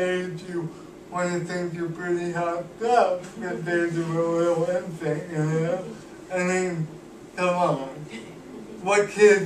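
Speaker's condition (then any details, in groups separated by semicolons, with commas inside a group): Cerebral palsy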